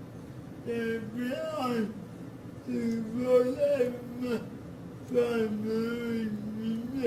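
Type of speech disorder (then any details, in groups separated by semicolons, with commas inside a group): Dysarthria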